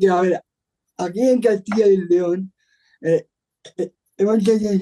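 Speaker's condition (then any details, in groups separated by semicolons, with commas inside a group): Down syndrome; Down syndrome from birth, genetic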